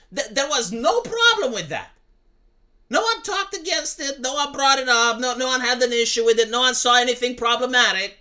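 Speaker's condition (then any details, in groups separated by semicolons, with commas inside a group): No condition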